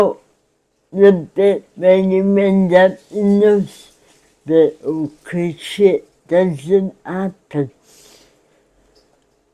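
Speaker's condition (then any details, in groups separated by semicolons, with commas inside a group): Cerebral palsy; spastic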